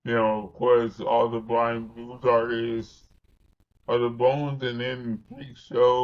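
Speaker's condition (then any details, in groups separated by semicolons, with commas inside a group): Cerebral palsy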